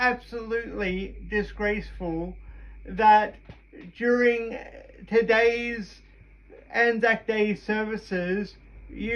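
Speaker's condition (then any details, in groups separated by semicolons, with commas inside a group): Cerebral palsy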